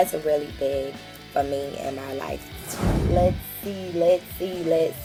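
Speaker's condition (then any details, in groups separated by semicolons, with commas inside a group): No condition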